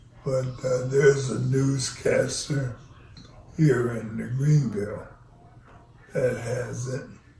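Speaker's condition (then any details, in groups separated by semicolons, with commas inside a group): ALS; onset left foot drop, then left leg weakness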